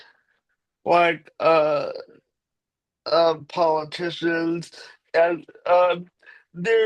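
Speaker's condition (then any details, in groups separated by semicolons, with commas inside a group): Cerebral palsy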